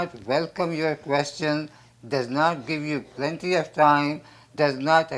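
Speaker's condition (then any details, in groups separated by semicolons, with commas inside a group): Tonsil and soft palate cancer; squamous cell carcinoma, HPV-related, tonsil and soft palate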